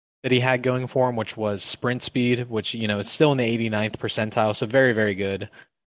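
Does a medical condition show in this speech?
No.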